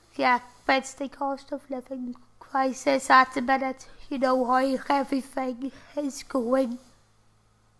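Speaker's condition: Tracheostomy and ventilator dependent; electric and manual wheelchairs

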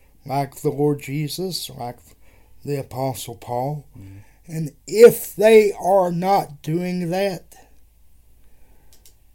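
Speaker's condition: Cerebral palsy; wheelchair user

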